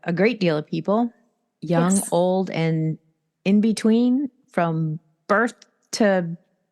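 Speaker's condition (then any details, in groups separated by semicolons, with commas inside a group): No condition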